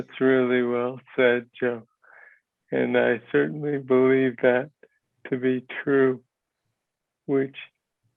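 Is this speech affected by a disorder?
Yes: Parkinson's; DBS implant, tremor originally main symptom; six years since diagnosis.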